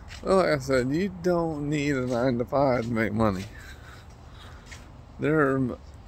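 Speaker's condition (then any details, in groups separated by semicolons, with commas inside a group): Traumatic brain injury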